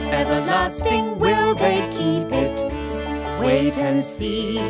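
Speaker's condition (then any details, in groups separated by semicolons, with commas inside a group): No condition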